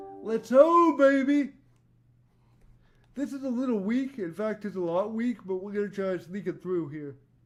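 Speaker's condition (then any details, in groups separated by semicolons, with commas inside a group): Cerebral palsy; voice tone sometimes odd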